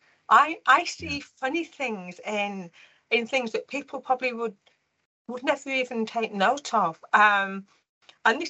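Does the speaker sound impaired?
Yes: profound deafness; congenital, undiagnosed until age four, chest-worn hearing aid box from age four, considered for cochlear implant; about 5% hearing one ear, 1% other, close to losing remaining 1%; delayed speech development, mother taught tongue and mouth placement by feeling buzzing, speech good but sounds short-tongued.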